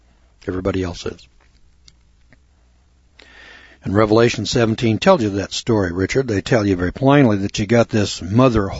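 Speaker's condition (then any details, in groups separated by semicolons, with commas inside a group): No condition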